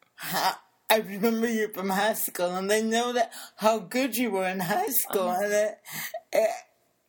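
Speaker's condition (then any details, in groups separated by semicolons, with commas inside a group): Cerebral palsy; since birth, brain damage to motor area of brain, affects speech and body movement; speech therapy on and off through life, especially in childhood; improved with speech therapy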